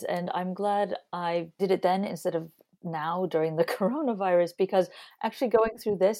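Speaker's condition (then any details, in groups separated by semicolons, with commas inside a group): No condition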